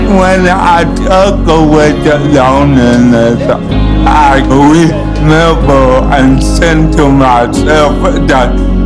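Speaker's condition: Cerebral palsy; congenital cerebral palsy, present from birth, not from an accident

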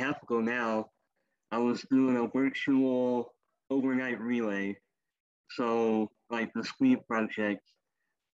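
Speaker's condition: Cleft lip and palate; rare genetic birth disorder

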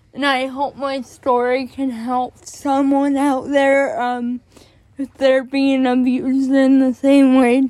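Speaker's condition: Cerebral palsy; born addicted

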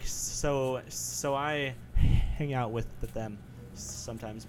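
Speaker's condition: Stutter; varies day to day with bad talking days, called not a disability but annoying; frequent word and phrase repetitions, part-word repetitions, repeated uh fillers, listeners mistake speech for drunkenness; repeated sounds, prolonged sounds

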